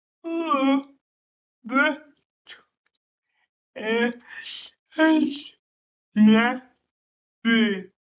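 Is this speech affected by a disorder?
Yes: cerebral palsy.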